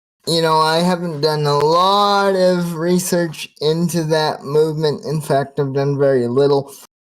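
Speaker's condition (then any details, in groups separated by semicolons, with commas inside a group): Cerebral palsy, spastic quadriplegia, severe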